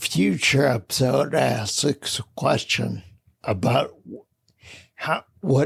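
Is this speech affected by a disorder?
Yes: spinocerebellar ataxia.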